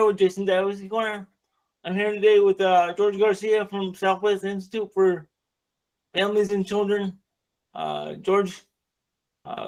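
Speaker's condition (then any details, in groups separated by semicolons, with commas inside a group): Cerebral palsy, severe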